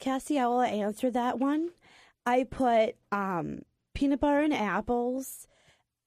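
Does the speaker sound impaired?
Yes: Down syndrome.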